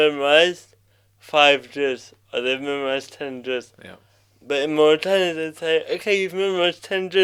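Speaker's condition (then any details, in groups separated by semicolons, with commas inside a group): Cerebral palsy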